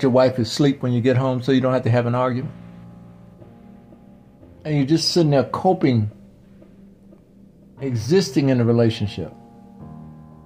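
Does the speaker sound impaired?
No.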